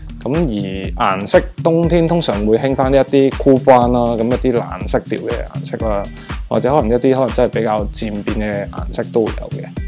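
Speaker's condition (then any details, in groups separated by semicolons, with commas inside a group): No condition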